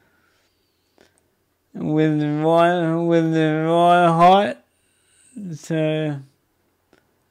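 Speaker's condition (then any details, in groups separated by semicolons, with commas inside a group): Cerebral palsy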